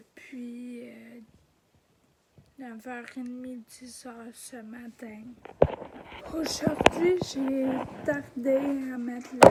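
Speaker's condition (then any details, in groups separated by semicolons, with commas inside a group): Ataxia; degenerative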